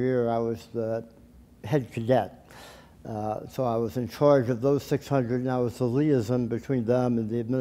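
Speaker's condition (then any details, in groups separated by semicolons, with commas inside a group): Tongue cancer surgery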